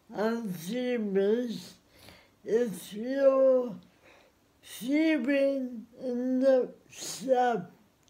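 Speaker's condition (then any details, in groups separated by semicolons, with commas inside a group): Cerebral palsy; spastic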